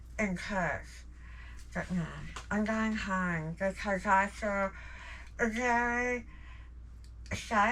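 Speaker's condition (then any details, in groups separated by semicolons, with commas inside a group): Jaw cancer surgery; tracheostomy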